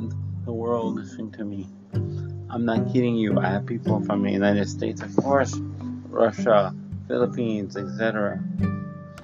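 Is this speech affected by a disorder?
Yes: cerebral palsy.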